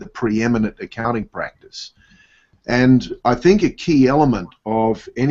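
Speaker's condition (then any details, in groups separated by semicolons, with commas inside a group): No condition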